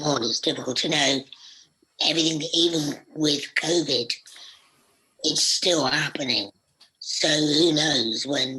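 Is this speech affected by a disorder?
Yes: laryngectomy; voice box surgically removed.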